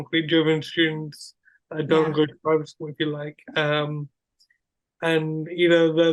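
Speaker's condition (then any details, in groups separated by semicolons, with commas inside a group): Cerebral palsy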